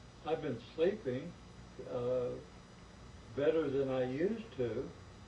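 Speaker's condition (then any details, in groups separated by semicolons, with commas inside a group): Parkinson's disease; hands affected; hand symptoms worsening, electromagnetic therapy and rTMS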